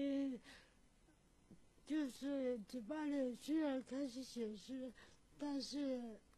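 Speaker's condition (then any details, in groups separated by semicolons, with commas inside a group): Cerebral palsy; unclear, slurred articulation described in own poem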